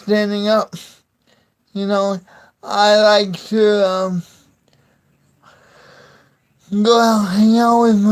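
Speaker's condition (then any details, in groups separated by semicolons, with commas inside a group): Cerebral palsy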